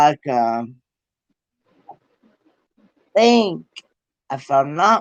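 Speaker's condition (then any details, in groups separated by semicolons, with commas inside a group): Cerebral palsy; present since birth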